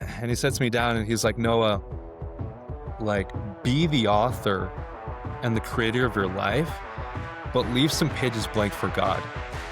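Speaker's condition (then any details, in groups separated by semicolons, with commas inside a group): No condition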